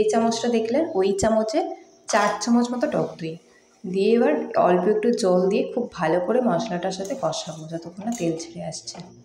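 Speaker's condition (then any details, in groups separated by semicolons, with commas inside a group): No condition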